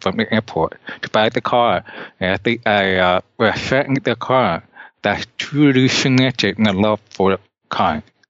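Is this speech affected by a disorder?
Yes: deafness; compensates by focusing visually on surroundings.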